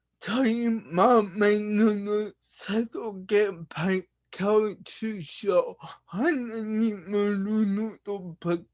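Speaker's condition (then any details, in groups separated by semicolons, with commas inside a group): Brain lesion disability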